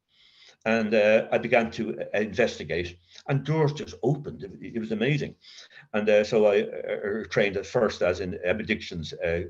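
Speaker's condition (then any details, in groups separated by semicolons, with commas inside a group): Covert stutter; severe childhood stutter, linked to adverse childhood experience, child guidance clinic, worse with teacher's punishment, covert since sobriety; occasional blocks, stutters in mind more than aloud, avoids feared words, voice never feels own; repeated sounds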